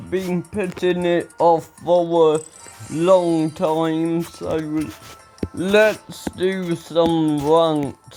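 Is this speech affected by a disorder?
Yes: ataxia; speech recently worse.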